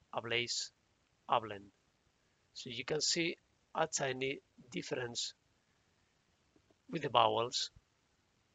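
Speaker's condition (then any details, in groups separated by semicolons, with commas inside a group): No condition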